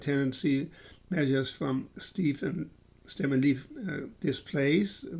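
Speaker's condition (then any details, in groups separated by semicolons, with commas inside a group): No condition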